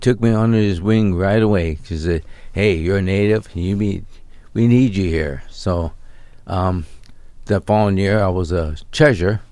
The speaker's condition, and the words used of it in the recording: ALS (motor neuron disease). And, you know, I get distracted by my voice sometimes, so it affects my train